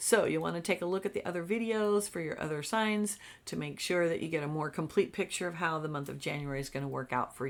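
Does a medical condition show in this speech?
No.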